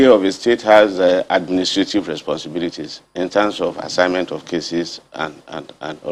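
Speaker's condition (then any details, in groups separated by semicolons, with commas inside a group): No condition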